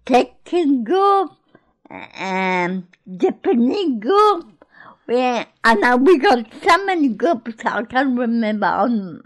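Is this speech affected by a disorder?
Yes: cerebral palsy; cerebral palsy since birth, born in Greece; unable to move without some support; speech problems when young, began talking after attending Gruella school.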